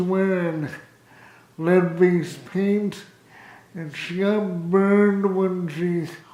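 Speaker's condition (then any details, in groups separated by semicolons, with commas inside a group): Cerebral palsy, severe; spastic type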